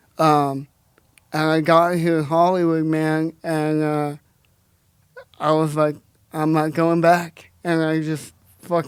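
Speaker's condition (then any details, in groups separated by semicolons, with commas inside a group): Cerebral palsy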